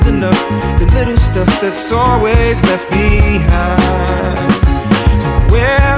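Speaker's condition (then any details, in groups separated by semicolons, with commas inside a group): No condition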